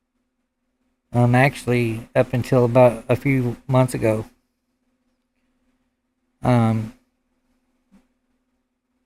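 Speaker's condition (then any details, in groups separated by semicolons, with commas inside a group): No condition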